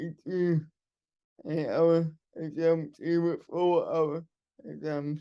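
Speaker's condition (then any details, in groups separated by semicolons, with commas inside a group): Cerebral palsy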